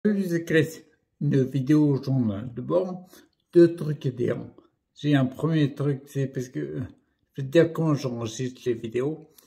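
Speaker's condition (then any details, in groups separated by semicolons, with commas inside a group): Primary progressive multiple sclerosis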